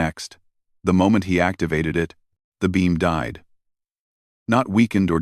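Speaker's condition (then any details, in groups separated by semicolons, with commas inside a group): No condition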